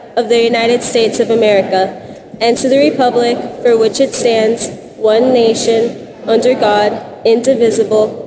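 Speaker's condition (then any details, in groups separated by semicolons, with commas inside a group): No condition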